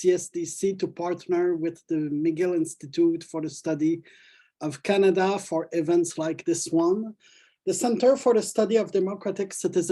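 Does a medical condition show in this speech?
No.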